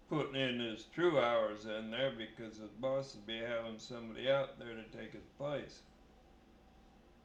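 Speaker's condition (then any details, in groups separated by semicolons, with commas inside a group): Brain injury; beating, permanent dizziness, irreversible deterioration; severe, slow at tasks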